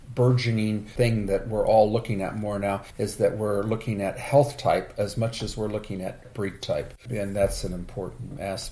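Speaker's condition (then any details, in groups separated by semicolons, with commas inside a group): No condition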